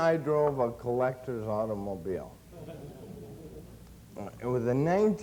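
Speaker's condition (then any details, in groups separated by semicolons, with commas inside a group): Cerebral palsy; since birth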